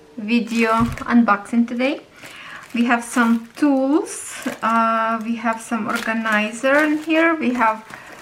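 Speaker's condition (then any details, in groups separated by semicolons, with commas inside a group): No condition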